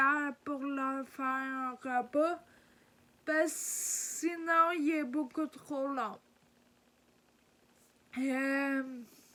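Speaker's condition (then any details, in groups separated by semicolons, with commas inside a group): Ataxia; degenerative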